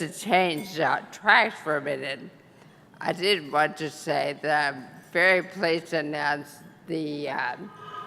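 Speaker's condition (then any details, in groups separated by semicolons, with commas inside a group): Brain injury; injury 20 years ago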